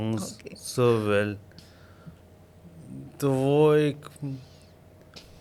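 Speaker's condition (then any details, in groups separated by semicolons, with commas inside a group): Coma after road accident; slightly slurred, slow speech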